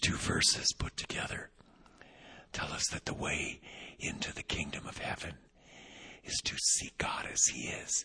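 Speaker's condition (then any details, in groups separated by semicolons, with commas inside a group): Vocal cord paralysis, unilateral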